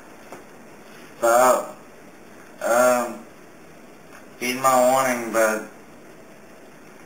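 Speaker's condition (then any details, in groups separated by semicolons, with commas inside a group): Traumatic brain injury; car accident; difficulty walking; needs prompting to breathe while talking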